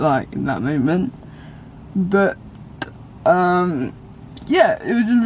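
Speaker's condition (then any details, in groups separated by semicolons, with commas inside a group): Cerebral palsy; cerebral palsy, brain trauma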